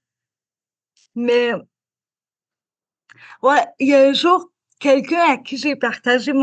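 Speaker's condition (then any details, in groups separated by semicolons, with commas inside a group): Cerebral palsy; learning to speak was challenging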